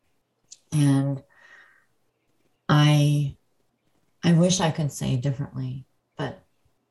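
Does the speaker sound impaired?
Yes: cleft lip and palate; congenital, present from birth, could not be breastfed as infant; adult.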